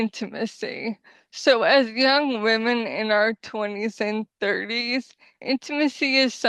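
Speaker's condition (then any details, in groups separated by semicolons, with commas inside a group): ALS; diagnosed before age 35; voice loss early on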